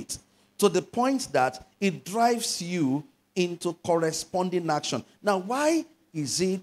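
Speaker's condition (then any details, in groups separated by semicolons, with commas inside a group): No condition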